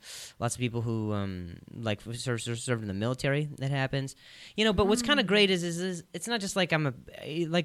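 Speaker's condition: Stuttering, adult onset after concussion; concussion after softball hit throat and head hit ground, slept on concussion; previously fluent, now stutters; repeated sounds

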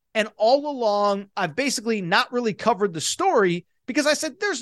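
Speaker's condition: No condition

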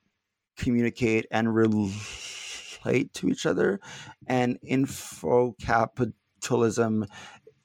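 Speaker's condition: Stuttering; little stuttering during this recording; prolonged sounds

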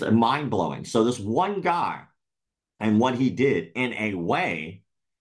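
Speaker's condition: Cleft lip and palate; present from birth

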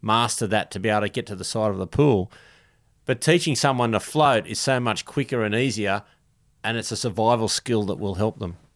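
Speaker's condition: No condition

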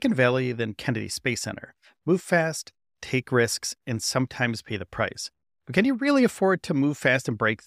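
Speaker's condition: No condition

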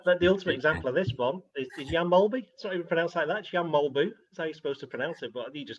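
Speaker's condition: No condition

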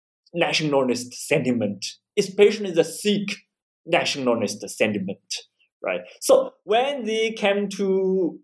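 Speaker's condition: No condition

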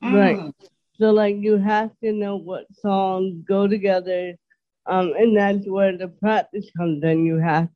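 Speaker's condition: Dysarthria; milder than typical dysarthria

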